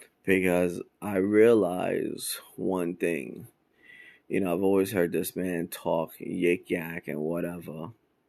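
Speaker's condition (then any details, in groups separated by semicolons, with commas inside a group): No condition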